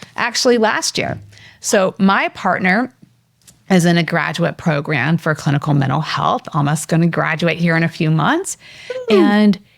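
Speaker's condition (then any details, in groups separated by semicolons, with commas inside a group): No condition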